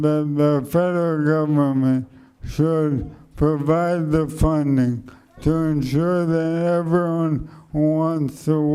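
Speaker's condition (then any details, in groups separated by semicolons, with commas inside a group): Motor neuron degeneration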